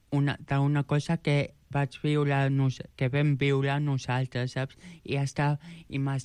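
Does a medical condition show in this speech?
Yes: Joubert syndrome; present from birth; age 29.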